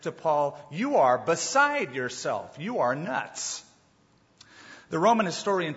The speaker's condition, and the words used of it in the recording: None; typical speech.